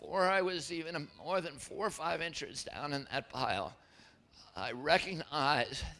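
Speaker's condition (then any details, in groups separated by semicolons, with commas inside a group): Spasmodic dystonia; voice trembles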